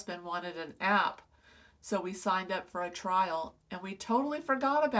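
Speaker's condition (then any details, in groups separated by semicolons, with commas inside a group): No condition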